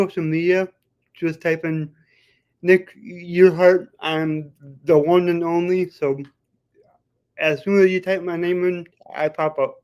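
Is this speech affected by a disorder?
Yes: cerebral palsy; present from birth.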